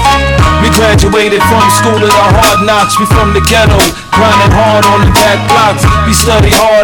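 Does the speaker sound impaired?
No.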